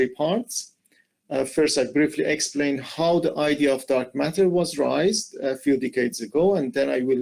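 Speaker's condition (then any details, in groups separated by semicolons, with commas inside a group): No condition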